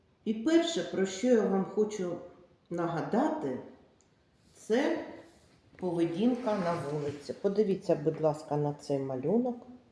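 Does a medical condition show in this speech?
No.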